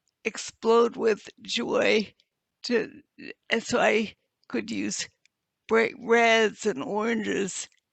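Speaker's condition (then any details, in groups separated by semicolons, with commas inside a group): Multiple sclerosis; quadriplegic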